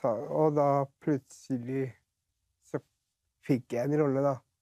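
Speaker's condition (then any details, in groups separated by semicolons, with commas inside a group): Down syndrome; present since birth; age 43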